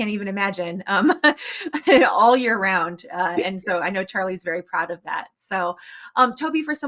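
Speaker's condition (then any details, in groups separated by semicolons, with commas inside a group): No condition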